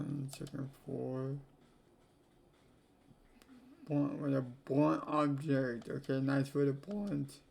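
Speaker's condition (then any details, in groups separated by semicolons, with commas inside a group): Cerebral palsy; affects legs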